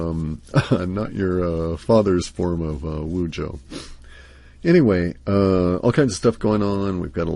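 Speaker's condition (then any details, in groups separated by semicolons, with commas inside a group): No condition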